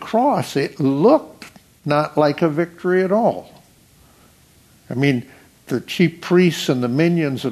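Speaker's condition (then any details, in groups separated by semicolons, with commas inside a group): No condition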